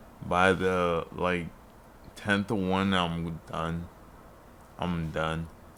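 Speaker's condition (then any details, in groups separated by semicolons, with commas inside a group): Multiple sclerosis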